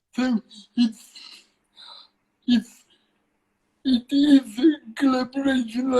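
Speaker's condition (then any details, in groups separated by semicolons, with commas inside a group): Cerebral palsy; singing lessons developed singing voice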